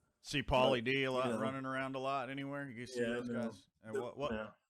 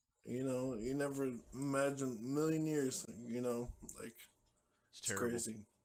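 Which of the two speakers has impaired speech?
The second: ALS; diagnosed over a year ago, symptoms two years, slightly progressed; slurring some words early.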